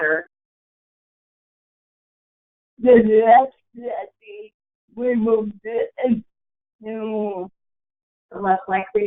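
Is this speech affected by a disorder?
Yes: cerebral palsy.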